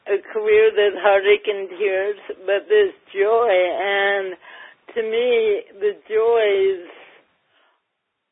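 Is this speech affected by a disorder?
Yes: cerebral palsy, mild; mildly affects speech.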